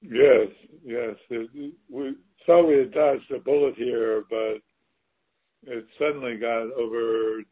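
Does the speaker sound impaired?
Yes: Parkinson's disease; stem cell infusions in houston, infusions finished, assessment due in september; carbidopa levodopa of little help, symptoms vary day to day, stress flares symptoms.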